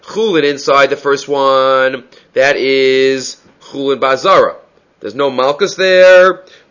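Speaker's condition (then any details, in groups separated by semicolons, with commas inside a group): No condition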